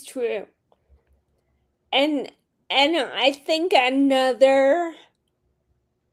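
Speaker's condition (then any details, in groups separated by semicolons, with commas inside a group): Friedreich's ataxia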